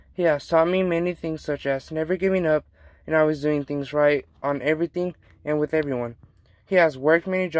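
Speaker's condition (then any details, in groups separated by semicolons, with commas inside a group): No condition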